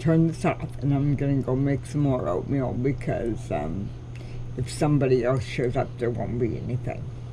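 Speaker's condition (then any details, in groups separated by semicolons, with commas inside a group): Cerebral palsy; cannot walk, crawls to get around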